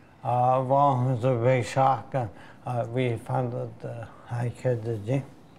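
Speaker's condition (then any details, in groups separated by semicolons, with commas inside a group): Huntington's disease; genetic form, gene confirmed; diagnosed about 20 years ago, symptoms about 10 years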